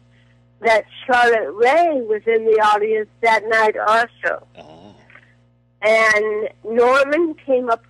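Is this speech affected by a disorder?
Yes: cerebral palsy; visible disability, spinal cord surgery C1 to C7, titanium neck; dependent on Botox.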